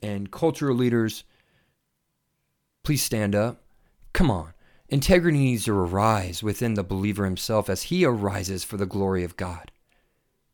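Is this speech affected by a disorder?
No.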